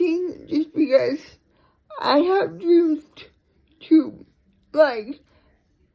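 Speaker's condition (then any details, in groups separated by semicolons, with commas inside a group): Cerebral palsy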